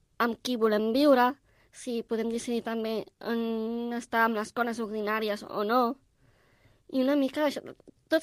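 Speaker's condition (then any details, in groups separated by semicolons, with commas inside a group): Down syndrome; four hours instead of one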